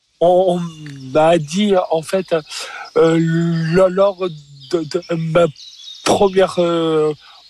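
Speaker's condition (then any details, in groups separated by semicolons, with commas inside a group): Stuttering; developmental stuttering, diagnosed at age four, first misdiagnosed as Gilles de la Tourette by a psychiatrist; performs stand-up with stutter, says it is no longer a problem, never suffered from it; repeated sounds, prolonged sounds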